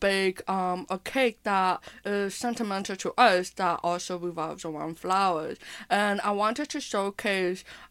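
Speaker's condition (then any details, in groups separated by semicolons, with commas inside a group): Hearing impairment with speech impairment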